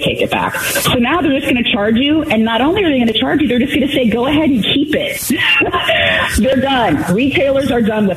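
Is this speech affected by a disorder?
No.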